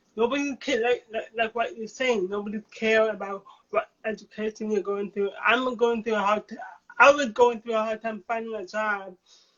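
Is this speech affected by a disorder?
Yes: cerebral palsy.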